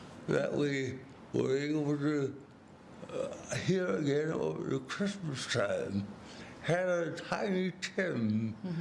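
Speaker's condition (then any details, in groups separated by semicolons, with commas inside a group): Cerebral palsy; lifelong; speaks slowly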